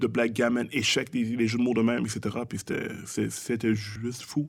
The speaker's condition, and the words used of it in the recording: Stuttering. Mais dans, le rap, je peux aligner des syllabes sans m'arrêter, sans m'enfarger.